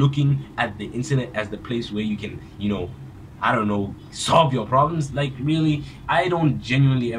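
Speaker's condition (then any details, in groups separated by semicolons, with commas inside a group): No condition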